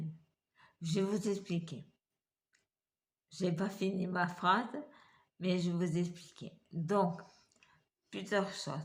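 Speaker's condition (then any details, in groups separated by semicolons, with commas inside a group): Multiple sclerosis; fatigue, pain, burning sensations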